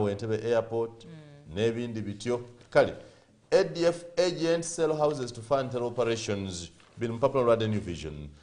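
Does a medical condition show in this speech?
No.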